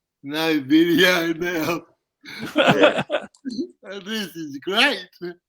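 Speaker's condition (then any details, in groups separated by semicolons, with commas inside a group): Cerebral palsy; uses wheelchair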